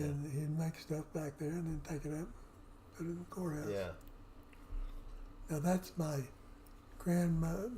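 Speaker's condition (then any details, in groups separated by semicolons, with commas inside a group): Parkinson's; affects voice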